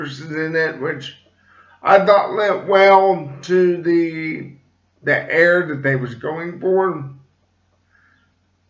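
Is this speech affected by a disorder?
Yes: cerebral palsy; slight speech impediment.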